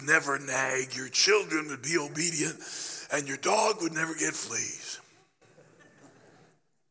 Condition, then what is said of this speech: Throat cancer. I started out preaching in a whisper, and God's given it a little more strength.